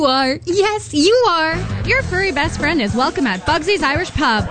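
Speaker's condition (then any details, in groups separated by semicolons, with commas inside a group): No condition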